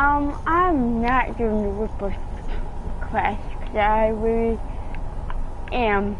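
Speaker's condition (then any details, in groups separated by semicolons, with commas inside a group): Cerebral palsy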